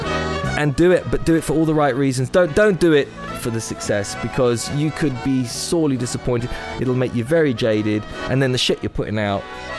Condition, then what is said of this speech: None; typical speech.